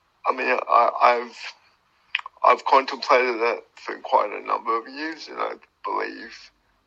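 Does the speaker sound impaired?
Yes: cerebral palsy; from birth, born two months premature, died twice at birth, brain damage.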